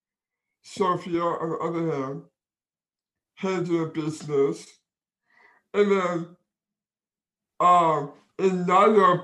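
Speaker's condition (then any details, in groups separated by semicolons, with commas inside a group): Down syndrome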